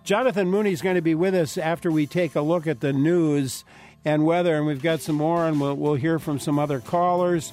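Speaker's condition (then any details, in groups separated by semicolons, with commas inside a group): No condition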